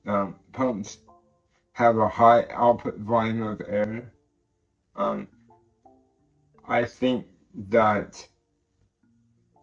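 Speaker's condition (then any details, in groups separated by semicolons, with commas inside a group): Cerebral palsy; tends to mess up words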